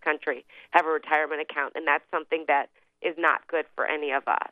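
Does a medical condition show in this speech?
No.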